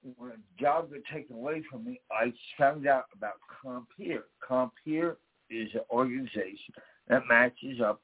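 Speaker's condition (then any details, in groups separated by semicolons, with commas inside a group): Damaged vocal cord; traumatic brain injury from house fire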